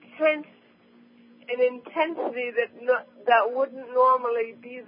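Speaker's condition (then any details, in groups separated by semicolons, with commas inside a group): Cerebral palsy; present from birth, handwriting physically hard and slow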